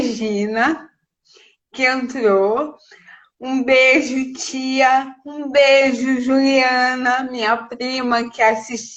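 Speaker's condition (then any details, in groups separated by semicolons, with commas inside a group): Cerebral palsy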